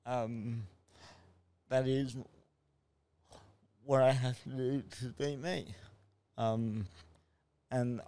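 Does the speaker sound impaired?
Yes: spastic cerebral palsy; spastic type from birth, 37 minutes without breath, brain damage, tight muscles, involuntary movements, poor balance; adult, constant pain, major fatigue, 200-300% extra energy use, slow writing and typing, sought therapy; predicted never to walk or talk, prediction proved wrong.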